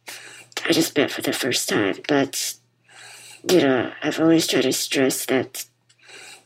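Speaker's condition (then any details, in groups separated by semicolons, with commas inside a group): Muscular dystrophy; congenital form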